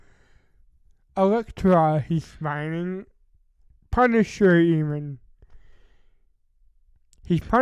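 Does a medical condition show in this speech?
Yes: cerebral palsy.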